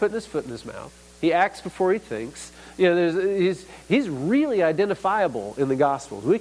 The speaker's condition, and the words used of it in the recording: No condition.